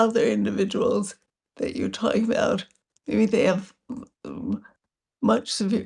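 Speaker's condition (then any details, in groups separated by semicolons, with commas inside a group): Multiple sclerosis; progressive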